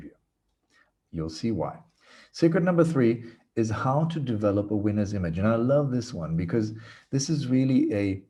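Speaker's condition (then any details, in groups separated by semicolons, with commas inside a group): No condition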